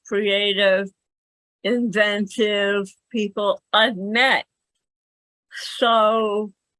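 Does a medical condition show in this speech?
Yes: cerebral palsy; speaks better than types.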